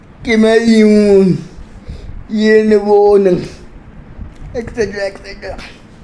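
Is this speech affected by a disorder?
Yes: cerebral palsy.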